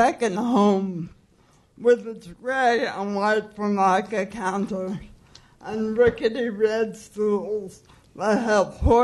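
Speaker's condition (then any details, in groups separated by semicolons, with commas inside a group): Cerebral palsy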